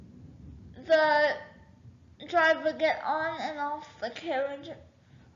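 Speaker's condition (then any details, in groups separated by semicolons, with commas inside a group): Cerebral palsy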